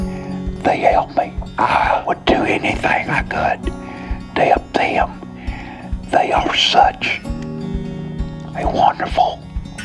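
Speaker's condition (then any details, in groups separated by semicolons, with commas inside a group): Muscular dystrophy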